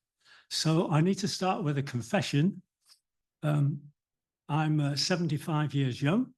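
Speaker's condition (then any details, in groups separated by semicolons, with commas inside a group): No condition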